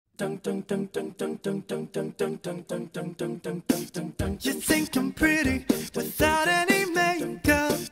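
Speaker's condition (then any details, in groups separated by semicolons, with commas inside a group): No condition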